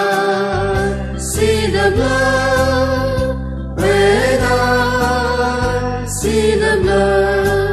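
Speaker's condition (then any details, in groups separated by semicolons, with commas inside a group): No condition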